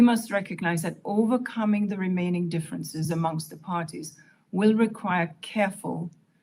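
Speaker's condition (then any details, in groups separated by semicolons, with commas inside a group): No condition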